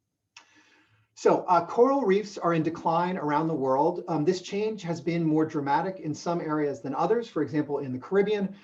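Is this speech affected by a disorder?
No.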